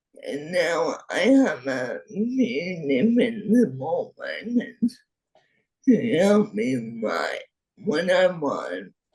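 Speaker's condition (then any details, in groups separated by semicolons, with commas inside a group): Friedreich's ataxia; speech impairment, worsened over time, briefly used speech software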